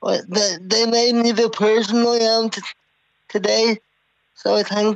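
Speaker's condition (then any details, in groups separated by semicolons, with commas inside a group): Cerebral palsy; secondary scoliosis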